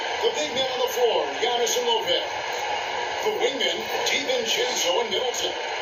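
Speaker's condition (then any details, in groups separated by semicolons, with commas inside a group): No condition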